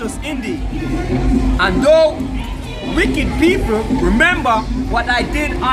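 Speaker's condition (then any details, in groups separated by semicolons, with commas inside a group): No condition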